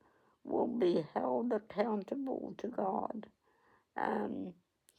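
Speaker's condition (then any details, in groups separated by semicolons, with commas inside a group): Cerebral palsy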